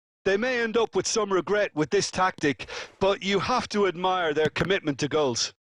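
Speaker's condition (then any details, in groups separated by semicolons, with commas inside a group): No condition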